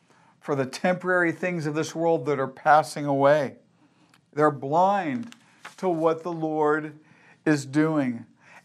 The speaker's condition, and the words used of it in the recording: None; typical speech.